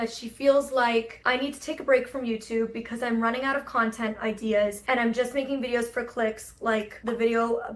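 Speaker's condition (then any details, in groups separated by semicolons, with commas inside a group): No condition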